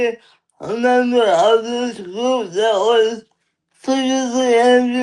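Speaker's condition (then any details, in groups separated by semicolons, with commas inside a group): Cerebral palsy; lifelong; limited energy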